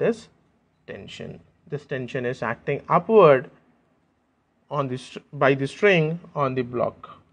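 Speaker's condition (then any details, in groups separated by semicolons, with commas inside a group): No condition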